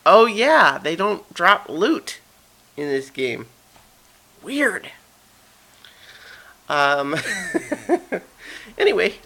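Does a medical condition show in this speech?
No.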